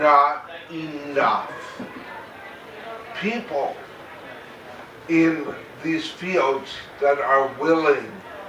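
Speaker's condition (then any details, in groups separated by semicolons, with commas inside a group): Cerebral palsy, mild; mainly affects speech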